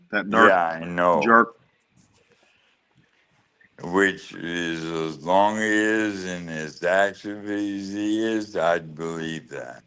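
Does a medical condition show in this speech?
Yes: ALS; losing ability to talk and swallow.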